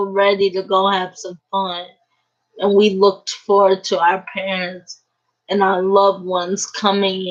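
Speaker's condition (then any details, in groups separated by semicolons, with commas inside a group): Cerebral palsy; uses a wheelchair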